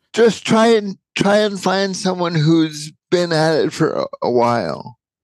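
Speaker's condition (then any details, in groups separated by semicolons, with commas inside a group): Cerebral palsy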